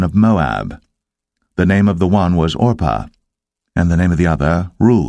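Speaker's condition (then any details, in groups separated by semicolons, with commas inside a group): No condition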